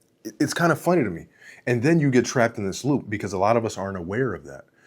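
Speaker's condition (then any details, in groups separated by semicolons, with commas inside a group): No condition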